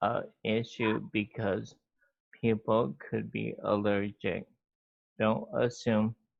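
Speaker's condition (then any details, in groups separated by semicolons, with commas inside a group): MND; ALS; slower speech, speech impediment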